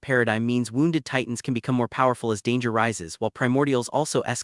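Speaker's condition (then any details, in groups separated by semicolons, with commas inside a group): No condition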